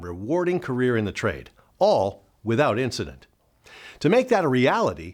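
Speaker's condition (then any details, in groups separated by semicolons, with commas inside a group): No condition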